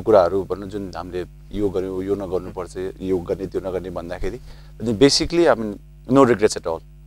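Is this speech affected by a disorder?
No.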